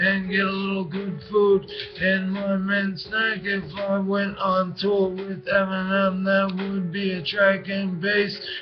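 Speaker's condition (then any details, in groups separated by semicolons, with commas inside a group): Brain injury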